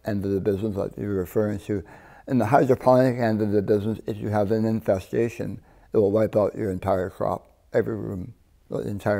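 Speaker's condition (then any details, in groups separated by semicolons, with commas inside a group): Partial glossectomy for tongue cancer; tongue cancer, one third tongue removed, wrist flap reconstruction; surgery years ago; distinctive accent since surgery, relearned talking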